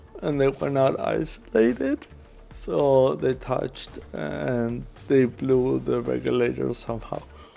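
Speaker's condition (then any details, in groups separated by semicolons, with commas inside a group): Cerebral palsy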